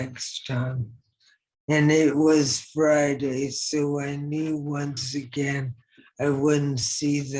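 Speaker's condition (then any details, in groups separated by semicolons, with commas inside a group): ALS; operation six months ago, then intensive care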